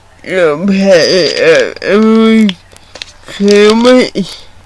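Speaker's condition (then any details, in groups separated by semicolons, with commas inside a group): Cerebral palsy; slurred speech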